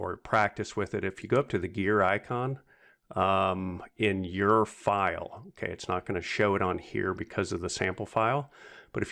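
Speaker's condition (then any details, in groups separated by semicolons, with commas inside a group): No condition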